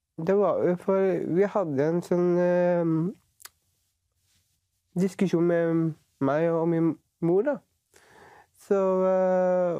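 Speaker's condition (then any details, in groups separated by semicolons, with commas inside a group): Down syndrome; present since birth; age 43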